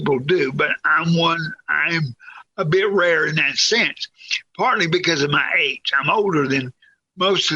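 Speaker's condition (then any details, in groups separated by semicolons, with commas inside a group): Cerebral palsy, severe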